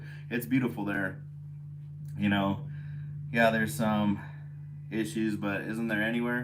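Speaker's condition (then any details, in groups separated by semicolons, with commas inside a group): No condition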